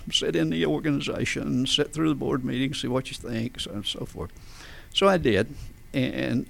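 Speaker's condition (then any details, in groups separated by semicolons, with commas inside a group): Spasmodic dysphonia; neurologists suggested psychological cause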